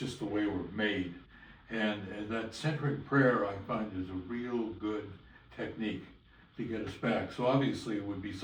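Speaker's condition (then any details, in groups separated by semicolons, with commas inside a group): No condition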